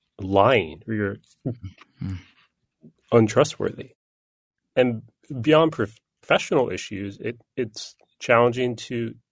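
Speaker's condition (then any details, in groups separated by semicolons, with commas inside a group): Stuttering; no stuttering when singing, singing uses a different neural pathway; blocks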